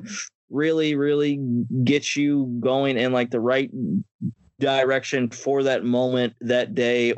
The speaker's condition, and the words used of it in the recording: Stuttering. God, my stutter's getting the best of me tonight.